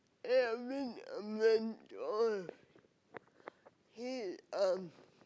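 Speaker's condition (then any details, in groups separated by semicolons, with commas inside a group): Cerebral palsy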